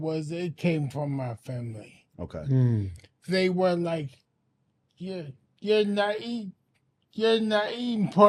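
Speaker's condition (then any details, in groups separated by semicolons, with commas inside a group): Anoxic brain injury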